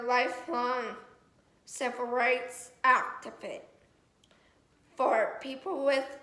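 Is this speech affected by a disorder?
Yes: cerebral palsy; affects muscles.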